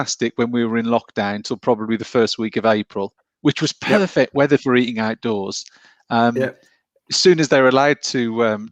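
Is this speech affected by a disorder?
No.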